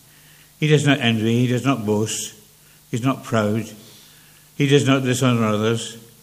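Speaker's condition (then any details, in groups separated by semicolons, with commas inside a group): Parkinson's; less clear than before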